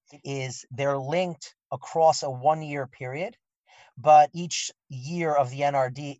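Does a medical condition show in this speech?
No.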